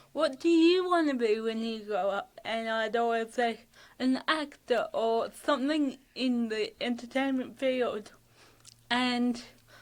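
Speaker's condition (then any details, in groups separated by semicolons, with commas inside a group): Cerebral palsy (athetoid); fatigue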